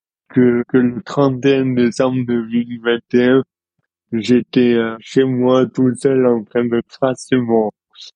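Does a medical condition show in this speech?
Yes: dystonia; present since birth.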